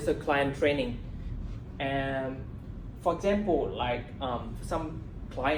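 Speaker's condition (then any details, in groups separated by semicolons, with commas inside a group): No condition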